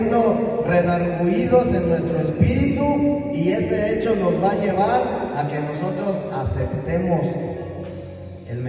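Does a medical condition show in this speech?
No.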